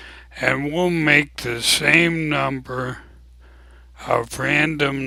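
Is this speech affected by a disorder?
Yes: ALS; abnormally slow voice.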